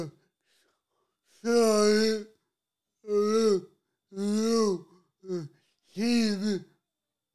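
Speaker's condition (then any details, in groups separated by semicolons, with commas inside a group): Cerebral palsy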